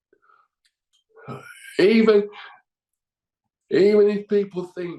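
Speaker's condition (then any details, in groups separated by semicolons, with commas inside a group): Cerebral palsy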